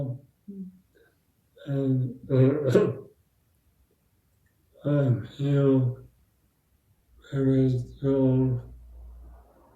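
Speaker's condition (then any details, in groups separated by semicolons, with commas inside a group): Bulbar and upper limb MND; bulbar and upper limb onset, thyroid removed before diagnosis; over 1.5 years since diagnosis, cannot walk, hands useless, no feeding tube; voice gone, swallowing affected, respiratory function good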